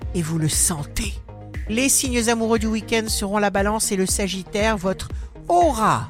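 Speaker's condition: No condition

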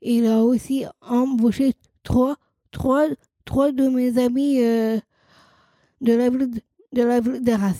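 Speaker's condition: Down syndrome, trisomy 21

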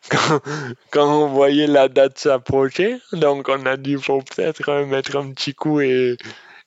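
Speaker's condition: Dystonia; congenital

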